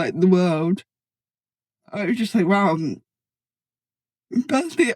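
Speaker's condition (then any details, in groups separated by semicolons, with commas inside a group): Cerebral palsy; childhood brain damage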